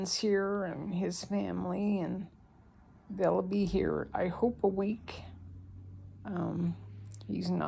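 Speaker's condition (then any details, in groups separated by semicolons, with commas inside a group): ALS; medication reduced after daytime sedation; breathing expected to worsen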